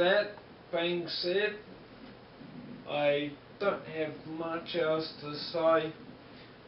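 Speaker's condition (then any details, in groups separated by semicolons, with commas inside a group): Multiple sclerosis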